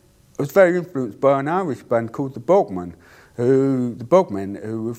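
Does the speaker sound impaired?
Yes: deafness; cannot hear own voice.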